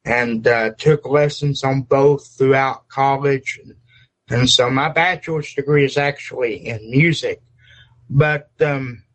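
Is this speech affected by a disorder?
Yes: cerebral palsy; uses electric wheelchair.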